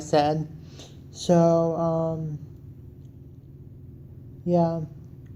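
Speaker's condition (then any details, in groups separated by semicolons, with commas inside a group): Cerebral palsy; wheelchair user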